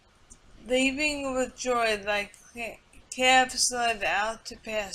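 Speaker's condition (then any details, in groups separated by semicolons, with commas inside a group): Multiple sclerosis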